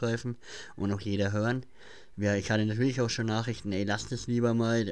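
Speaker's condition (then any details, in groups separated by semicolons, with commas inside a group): Cleft palate; cleft palate present since childhood, speech impediment; listeners messaged that he cannot be understood, mimicked and mocked when reading aloud at school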